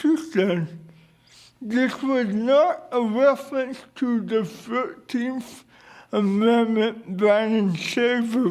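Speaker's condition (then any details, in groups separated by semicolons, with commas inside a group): Cerebral palsy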